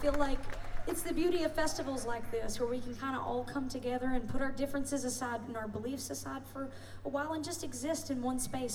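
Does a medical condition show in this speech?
No.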